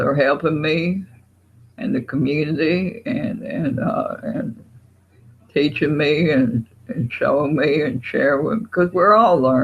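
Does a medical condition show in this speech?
Yes: Parkinson's; on medication, surgery some years before.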